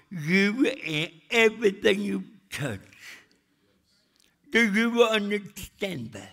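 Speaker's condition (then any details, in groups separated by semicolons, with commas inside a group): Cerebral palsy; speech still affected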